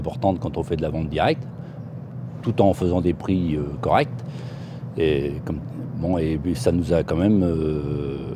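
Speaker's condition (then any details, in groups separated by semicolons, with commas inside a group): No condition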